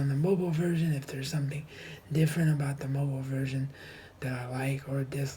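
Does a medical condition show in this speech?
Yes: cerebral palsy; wheelchair bound.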